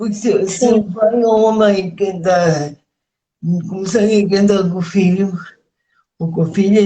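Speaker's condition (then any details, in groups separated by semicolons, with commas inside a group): Cerebral palsy; speech affected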